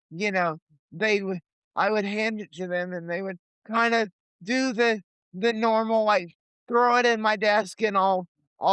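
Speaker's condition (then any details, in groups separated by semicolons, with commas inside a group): Cerebral palsy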